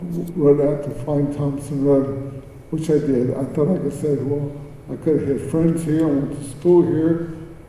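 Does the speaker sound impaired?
Yes: cerebral palsy; speech affected, choking episodes, choked on meat over 20 times, saved by Heimlich.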